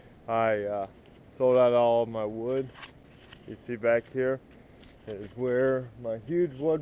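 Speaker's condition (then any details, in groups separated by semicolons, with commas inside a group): Cerebral palsy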